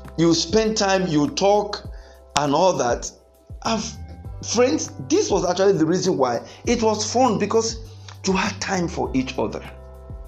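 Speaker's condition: No condition

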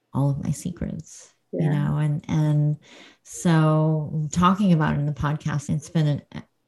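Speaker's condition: Cleft lip and palate; congenital

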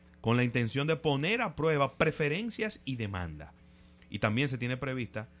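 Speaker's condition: No condition

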